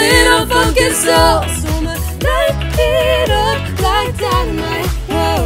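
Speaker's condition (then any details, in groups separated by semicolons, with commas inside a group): No condition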